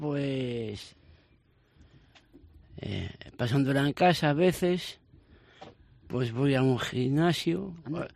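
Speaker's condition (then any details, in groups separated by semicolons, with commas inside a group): Down syndrome; extra copy of chromosome 21, 48 years old, supported employment with job coach, attends Teima Down Ferrol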